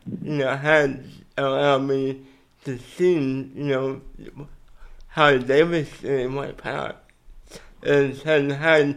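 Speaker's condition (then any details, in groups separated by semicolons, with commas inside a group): Cerebral palsy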